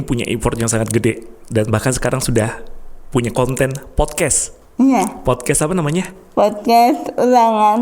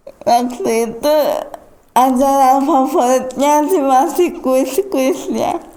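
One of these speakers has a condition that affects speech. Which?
The second: cerebral palsy; after high fever, weak legs, uses wheelchair; onset age two.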